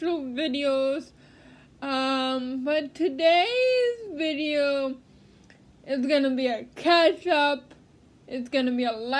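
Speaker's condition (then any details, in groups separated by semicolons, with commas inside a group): Cerebral palsy; speech therapy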